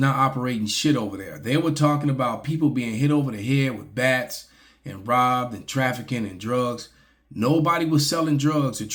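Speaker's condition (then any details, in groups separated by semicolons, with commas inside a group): No condition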